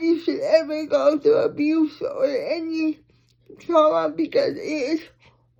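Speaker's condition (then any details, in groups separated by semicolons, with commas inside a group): Cerebral palsy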